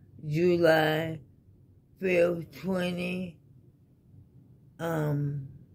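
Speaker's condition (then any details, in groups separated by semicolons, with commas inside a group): ALS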